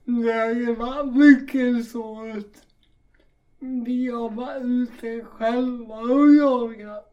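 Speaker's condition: Cerebral palsy; walking difficulty

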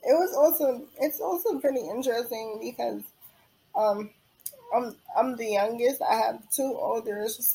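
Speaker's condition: Cerebral palsy; needs help with most daily living activities

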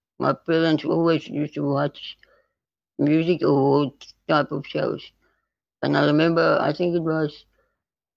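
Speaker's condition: Spinal muscular atrophy type 2; neuromuscular

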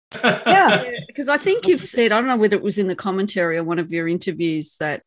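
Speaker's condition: No condition

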